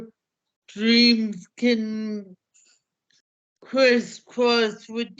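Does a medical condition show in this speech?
Yes: cerebral palsy; hamstring treatment.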